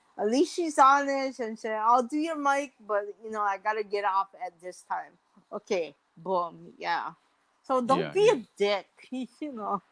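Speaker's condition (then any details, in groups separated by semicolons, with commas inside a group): Mild cerebral palsy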